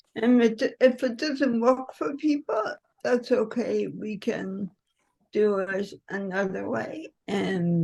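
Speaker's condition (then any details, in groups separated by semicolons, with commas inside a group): Cerebral palsy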